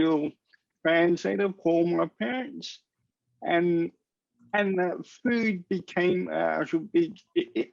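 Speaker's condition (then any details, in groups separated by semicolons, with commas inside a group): Cerebral palsy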